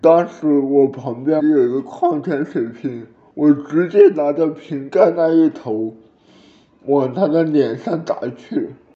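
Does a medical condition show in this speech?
Yes: cerebral palsy; some words unclear despite great effort to speak clearly, edited for fluency, childhood drooling from delayed saliva swallowing.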